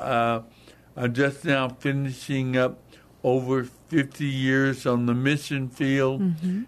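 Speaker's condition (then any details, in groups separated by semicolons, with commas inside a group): Hemorrhagic stroke, hemorrhagic, basal ganglia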